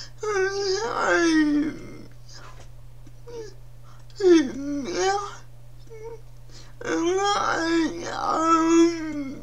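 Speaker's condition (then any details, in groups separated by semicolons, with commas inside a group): Cerebral palsy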